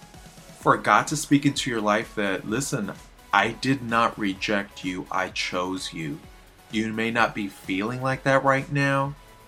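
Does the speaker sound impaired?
No.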